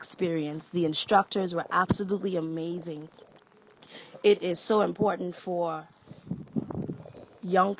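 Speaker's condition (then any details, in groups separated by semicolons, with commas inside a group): No condition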